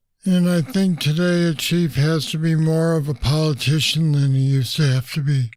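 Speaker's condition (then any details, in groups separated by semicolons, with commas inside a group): Parkinson's disease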